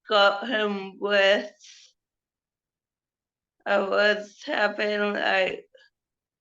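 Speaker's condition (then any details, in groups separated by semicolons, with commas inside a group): Cerebral palsy; stammered, breath after few words, heavy breathing, slow, now quicker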